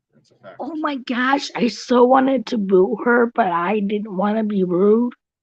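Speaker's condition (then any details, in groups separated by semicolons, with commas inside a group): Cerebral palsy; tracheotomy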